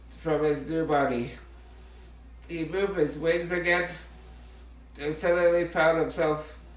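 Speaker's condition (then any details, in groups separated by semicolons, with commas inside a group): Muscular dystrophy, Duchenne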